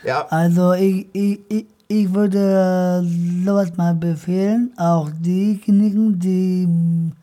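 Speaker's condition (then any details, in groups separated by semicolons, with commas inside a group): Down syndrome; present from birth, trisomy 21, operated right after birth in Hannover, earlier wore corset 23 hours a day; age 26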